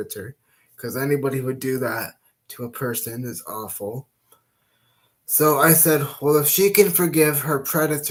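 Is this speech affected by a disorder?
Yes: cerebral palsy.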